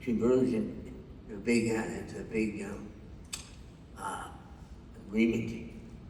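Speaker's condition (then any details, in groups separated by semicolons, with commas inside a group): Parkinson's; loses train of thought mid-sentence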